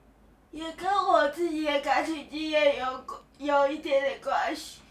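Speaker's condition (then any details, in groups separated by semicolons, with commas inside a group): Cerebral palsy; rest of body not mobile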